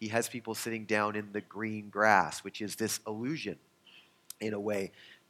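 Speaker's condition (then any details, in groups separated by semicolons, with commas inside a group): No condition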